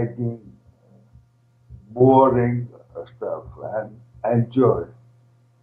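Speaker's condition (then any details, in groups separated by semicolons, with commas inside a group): ALS, primary lateral sclerosis, PLS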